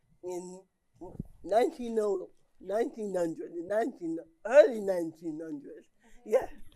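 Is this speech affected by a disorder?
Yes: cerebral palsy.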